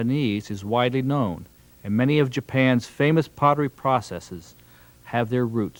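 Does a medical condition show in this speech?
No.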